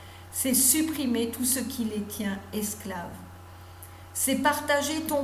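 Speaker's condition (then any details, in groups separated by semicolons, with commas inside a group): No condition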